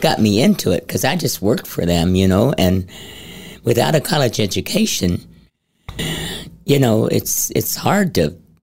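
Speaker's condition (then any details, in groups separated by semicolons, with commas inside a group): Head and neck cancer, stage 4, into voice box; tumor gone, radiation damage to airway, possible future tracheotomy, daily breathing exercises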